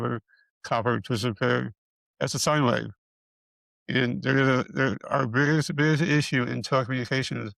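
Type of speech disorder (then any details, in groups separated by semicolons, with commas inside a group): Dysarthria; multiple system atrophy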